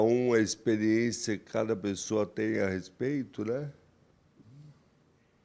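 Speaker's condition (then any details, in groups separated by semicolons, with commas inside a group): Amyotrophic lateral sclerosis; onset with cramps, early lung and chest wall involvement; diagnosed 4.5 years ago, respiratory physiotherapy; breathing affected early, compromised chest wall muscles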